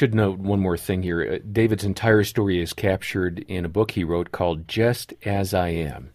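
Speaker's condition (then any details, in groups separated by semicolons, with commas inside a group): No condition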